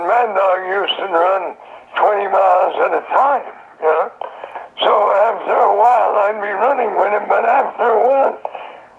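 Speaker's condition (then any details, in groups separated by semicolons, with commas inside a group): Throat cancer; survivor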